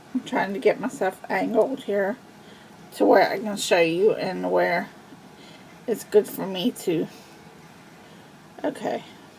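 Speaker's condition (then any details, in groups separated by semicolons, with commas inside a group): Cerebral palsy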